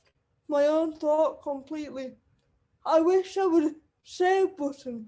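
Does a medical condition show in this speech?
Yes: cerebral palsy; wheelchair user.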